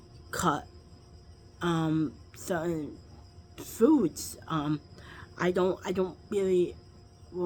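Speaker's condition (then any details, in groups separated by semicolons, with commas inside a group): Cerebral palsy, quadriplegic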